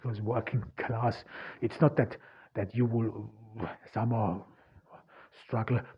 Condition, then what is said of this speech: Stuttering. And that's why this is some, you may slightly hear a German accent or some sort of a non-native speaker.